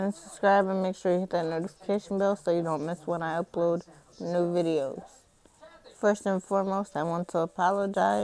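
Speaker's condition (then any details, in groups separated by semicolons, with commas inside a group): Cerebral palsy; sounds out of breath after therapy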